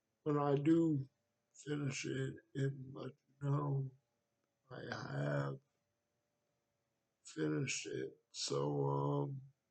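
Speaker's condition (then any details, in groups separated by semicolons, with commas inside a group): Cerebral palsy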